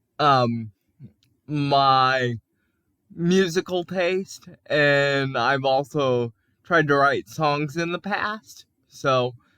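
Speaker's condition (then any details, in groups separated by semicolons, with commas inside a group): Cerebral palsy; can speak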